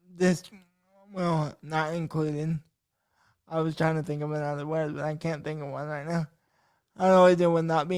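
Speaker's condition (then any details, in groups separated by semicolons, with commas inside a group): Cerebral palsy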